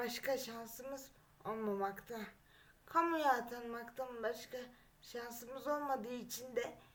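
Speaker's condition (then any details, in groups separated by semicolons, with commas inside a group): Cerebral palsy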